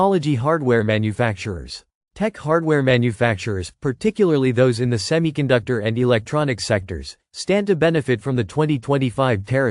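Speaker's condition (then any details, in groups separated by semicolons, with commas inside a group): No condition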